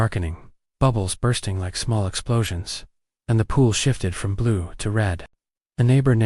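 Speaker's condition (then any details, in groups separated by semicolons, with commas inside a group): No condition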